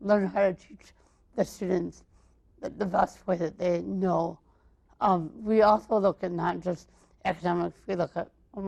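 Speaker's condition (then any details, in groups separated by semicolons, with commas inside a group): Mild cerebral palsy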